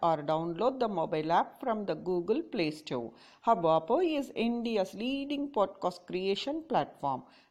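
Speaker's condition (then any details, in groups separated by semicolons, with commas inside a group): No condition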